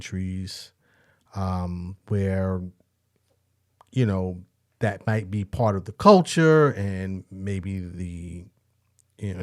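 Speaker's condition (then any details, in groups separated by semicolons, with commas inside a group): No condition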